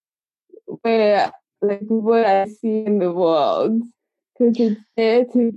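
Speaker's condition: Cerebral palsy; congenital, from birth, age 25

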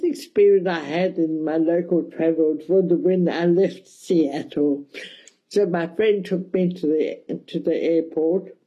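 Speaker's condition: Cerebral palsy, mild

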